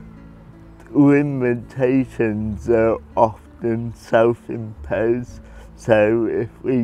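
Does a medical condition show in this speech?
Yes: cerebral palsy; predicted never to talk.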